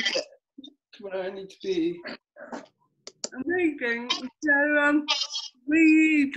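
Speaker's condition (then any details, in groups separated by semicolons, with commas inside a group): Cerebral palsy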